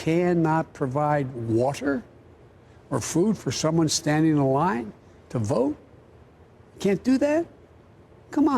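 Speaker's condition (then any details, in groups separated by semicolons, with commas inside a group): No condition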